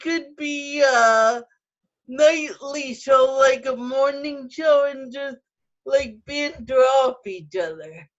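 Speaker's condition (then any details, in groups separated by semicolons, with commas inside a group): Cerebral palsy, spastic ataxic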